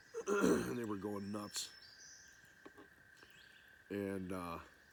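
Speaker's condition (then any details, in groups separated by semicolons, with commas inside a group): No condition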